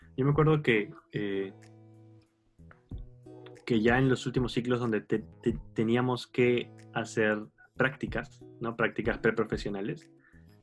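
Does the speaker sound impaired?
Yes: stuttering; developmental stuttering since about age four, therapy from about age seven, worsened at university through avoidance; still stutters, past fluency-control training program, adolescent psychologist for stress and anxiety; childhood head movement toward shoulder when forcing, pen squeeze taught instead, repeated phrase before own name; here repeated sounds.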